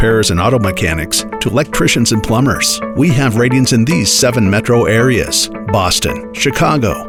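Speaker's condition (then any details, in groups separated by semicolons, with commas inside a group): No condition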